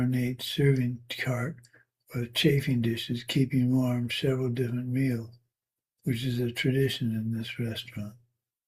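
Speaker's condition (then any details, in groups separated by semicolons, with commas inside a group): Parkinson's; tremor varies day to day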